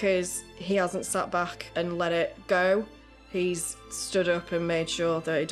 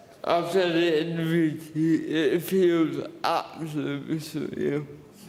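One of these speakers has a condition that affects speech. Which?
The second: cerebral palsy; cerebral palsy, birth brain injury.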